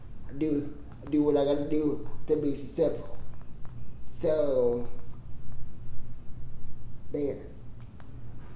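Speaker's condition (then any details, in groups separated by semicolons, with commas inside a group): Cerebral palsy; congenital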